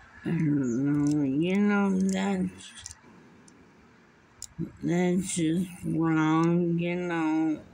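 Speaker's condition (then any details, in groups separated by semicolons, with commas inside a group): Muscular dystrophy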